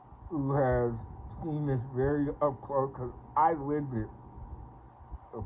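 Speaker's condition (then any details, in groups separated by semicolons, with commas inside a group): Parkinson's; speech impediment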